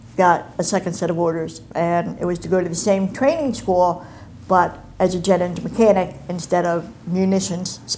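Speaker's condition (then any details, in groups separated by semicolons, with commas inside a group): Cleft palate and cleft lip; congenital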